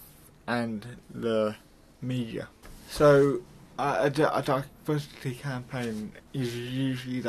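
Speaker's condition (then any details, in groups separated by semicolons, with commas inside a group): Cerebral palsy; mild, affects muscles and speech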